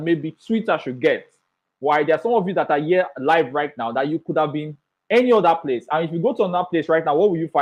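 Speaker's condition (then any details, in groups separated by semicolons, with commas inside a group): No condition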